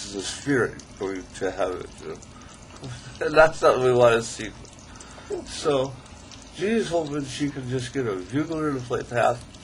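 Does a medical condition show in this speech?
Yes: ALS; still able to talk, articulate.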